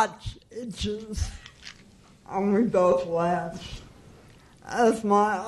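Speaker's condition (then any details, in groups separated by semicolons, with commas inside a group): Cerebral palsy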